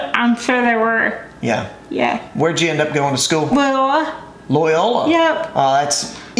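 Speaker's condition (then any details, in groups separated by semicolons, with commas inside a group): No condition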